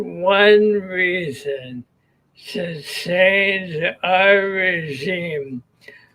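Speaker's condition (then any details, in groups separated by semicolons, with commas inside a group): ALS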